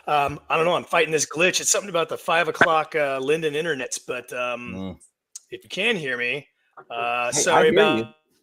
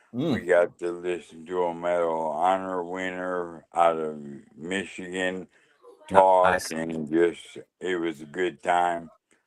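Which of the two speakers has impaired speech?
The second: lou Gehrig's disease (ALS); right side and left hand weakness, cane, leg brace; voice going, slurring worsens with longer talking.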